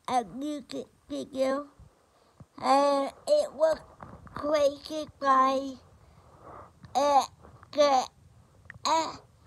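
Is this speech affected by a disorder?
Yes: cerebral palsy.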